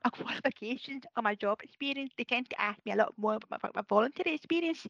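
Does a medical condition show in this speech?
Yes: deafness; hearing impairment with visual impairment, uses communication support workers, uses visual impairment software; attends audiology appointments, uses communication support workers to follow conversations; hearing impairment sometimes affects speech, sometimes talks too fast, unsure how loud or quiet.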